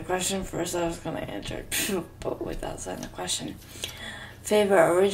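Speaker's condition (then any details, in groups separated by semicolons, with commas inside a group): Cerebral palsy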